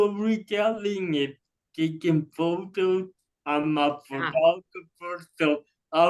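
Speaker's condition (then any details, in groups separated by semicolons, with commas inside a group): Cerebral palsy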